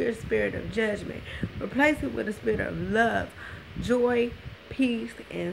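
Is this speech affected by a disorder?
Yes: cerebral palsy, spastic.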